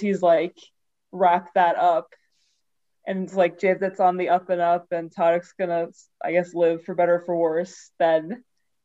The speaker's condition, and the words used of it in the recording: No condition.